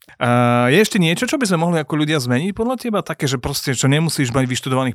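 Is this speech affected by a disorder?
No.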